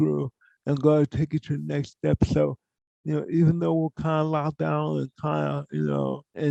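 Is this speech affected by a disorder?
Yes: cerebral palsy; from birth, poor hand use.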